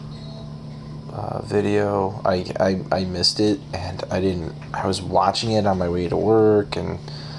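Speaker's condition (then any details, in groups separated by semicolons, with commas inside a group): No condition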